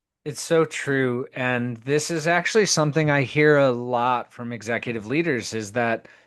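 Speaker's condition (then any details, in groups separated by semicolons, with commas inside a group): No condition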